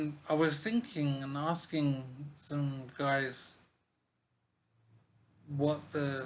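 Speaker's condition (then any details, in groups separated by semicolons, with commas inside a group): Brain injury; severe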